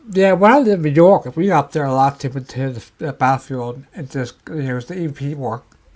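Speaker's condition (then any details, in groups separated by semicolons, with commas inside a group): Ataxia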